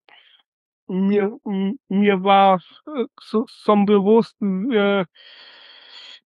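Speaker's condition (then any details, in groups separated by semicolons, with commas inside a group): Down syndrome (trisomy 21); detected on ultrasound two days before birth, caesarean at St. Vinzenz Krankenhaus Datteln, Frühförderstelle early support; age 26, some limitations mentioned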